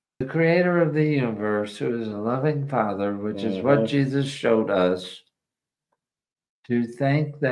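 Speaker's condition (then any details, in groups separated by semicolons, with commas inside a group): ALS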